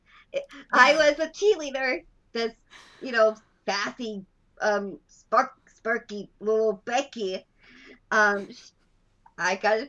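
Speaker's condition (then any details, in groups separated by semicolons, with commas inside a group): Down syndrome; lifelong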